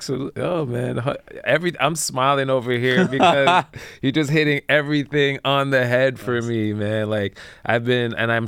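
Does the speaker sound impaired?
No.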